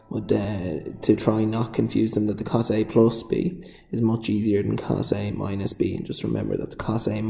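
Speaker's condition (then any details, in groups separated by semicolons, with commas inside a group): No condition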